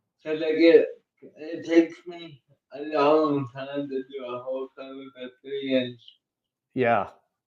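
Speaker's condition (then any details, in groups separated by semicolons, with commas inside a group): Cerebral palsy; uses one hand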